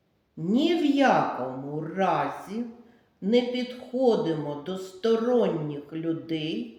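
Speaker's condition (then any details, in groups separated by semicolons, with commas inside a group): No condition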